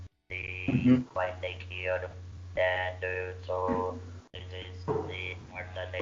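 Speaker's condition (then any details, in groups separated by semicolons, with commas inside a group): Laryngeal cancer surgery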